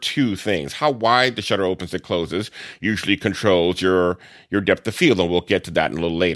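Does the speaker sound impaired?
No.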